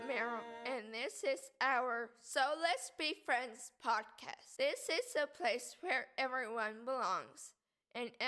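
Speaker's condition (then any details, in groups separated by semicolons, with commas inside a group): Cerebral palsy; affects muscles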